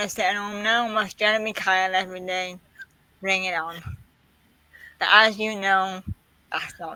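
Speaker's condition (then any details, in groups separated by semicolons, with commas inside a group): Quadriplegic cerebral palsy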